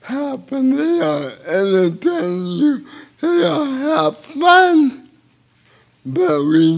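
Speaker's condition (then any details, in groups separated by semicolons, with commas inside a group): Cerebral palsy; involuntary hand movements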